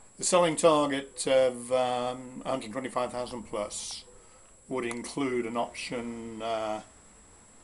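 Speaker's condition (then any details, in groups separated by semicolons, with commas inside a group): No condition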